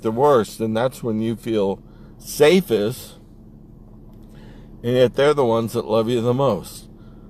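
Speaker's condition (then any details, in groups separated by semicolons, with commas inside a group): ALS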